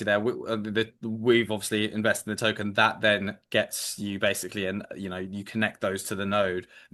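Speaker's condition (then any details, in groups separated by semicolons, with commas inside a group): No condition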